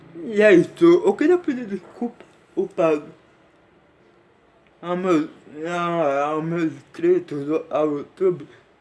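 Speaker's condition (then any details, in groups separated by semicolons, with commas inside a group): Cerebral palsy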